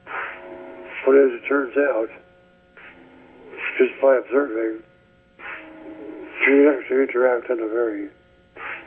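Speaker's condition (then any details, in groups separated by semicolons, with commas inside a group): ALS; speech getting worse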